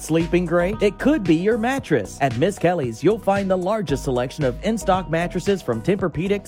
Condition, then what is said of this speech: None; typical speech.